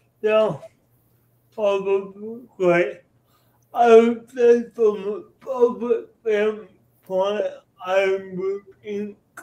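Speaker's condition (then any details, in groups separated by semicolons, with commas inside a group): Cerebral palsy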